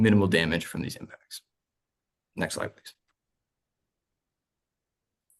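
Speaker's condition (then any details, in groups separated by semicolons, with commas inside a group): No condition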